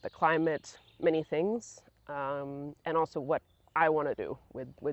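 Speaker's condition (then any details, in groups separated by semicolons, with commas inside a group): No condition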